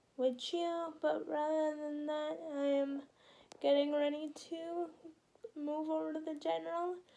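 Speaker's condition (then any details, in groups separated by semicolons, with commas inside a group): Quadriplegic cerebral palsy; spastic quadriplegic type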